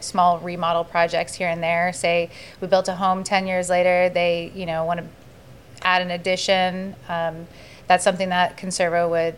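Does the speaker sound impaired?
No.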